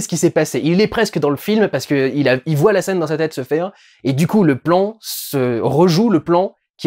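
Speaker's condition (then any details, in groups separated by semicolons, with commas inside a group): No condition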